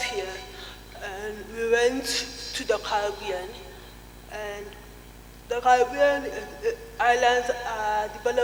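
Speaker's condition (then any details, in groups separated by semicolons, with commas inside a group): Cerebral palsy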